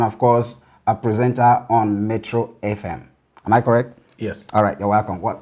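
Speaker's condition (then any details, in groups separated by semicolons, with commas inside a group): No condition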